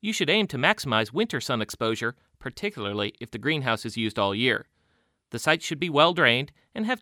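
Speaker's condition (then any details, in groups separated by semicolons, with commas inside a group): No condition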